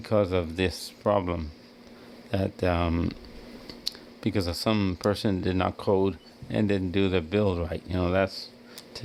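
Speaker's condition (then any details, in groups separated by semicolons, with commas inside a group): Cerebral palsy; wheelchair user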